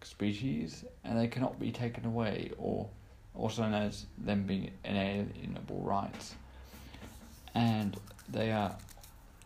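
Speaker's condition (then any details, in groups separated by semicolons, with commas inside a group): Cerebral palsy; cerebral palsy since birth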